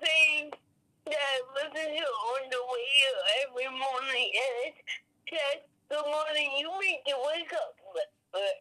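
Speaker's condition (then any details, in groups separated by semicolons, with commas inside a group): Cerebral palsy; therapy since infancy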